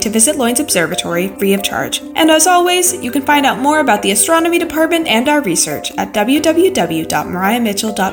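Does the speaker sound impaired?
No.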